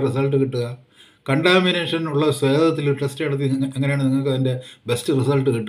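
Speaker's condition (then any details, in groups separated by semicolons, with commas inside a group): No condition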